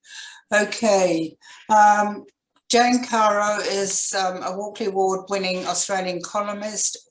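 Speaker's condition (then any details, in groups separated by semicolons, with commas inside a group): No condition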